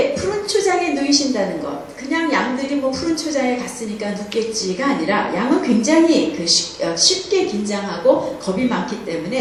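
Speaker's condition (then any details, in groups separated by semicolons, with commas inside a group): No condition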